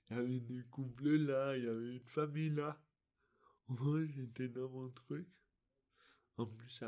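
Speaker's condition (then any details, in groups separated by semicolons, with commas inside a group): Dystonia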